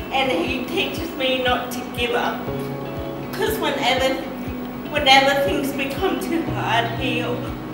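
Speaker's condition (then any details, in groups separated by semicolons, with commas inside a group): Cerebral palsy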